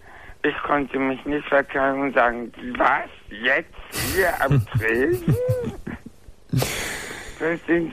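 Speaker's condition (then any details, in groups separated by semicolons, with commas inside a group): Floor of mouth cancer; found at yearly dental check, extensive operation, heavy blood loss, jaw affected, taste lost; operated last year, jaw rebuild with thigh tissue possible, major two-team operation; speaks differently, mostly understood, some words asked again, mute right after surgery, wrote notes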